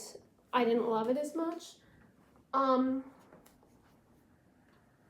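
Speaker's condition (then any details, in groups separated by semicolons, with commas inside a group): No condition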